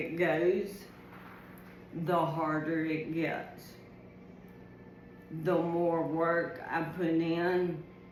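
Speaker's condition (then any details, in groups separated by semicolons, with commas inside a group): ALS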